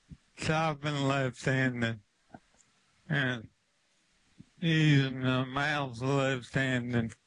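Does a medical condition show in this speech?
Yes: ALS; limb onset, began right arm, spread to left arm and right leg, diagnosed at Duke.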